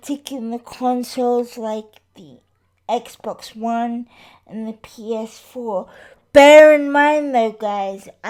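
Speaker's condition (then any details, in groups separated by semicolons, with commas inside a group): Cerebral palsy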